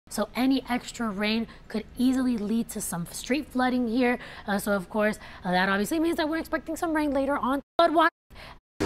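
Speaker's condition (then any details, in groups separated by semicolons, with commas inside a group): No condition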